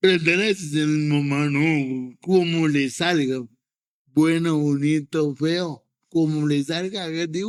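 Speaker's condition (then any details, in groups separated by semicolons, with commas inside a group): Cerebral palsy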